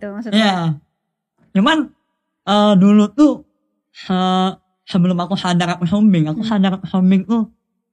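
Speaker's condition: Cleft lip (sumbing); cleft lip (celah bibir) from birth; voice affected, speech unclear by own account, concern about phone calls

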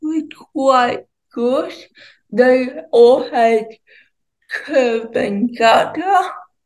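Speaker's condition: Cerebral palsy, ataxia; mostly uses wheelchair

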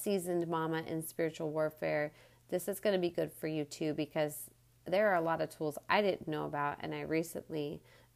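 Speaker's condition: No condition

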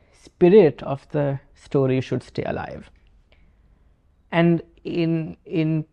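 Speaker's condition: Stammer; stammer since childhood, very quiet growing up; still stammers; repeated sounds, prolonged sounds

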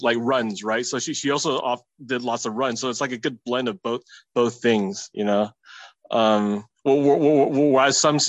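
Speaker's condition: Stutter; stuttering since at least high school; blocks in the middle of talking to groups; repeated sounds, repeated words

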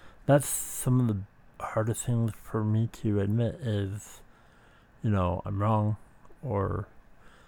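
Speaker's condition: Speech impediment

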